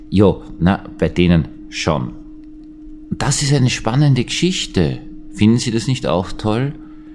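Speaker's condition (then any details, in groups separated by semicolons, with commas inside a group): No condition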